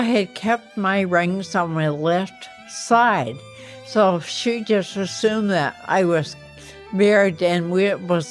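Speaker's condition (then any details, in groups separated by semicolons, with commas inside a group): Ataxia; affects motor skills and voice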